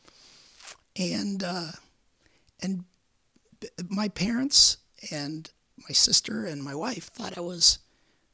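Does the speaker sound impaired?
Yes: vocal cord cancer, repeated surgery; Hodgkin's lymphoma diagnosed at age 36, 19 vocal cord surgeries, chemotherapy causing mouth pain.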